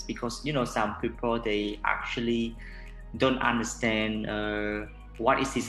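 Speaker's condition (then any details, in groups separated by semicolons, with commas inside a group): No condition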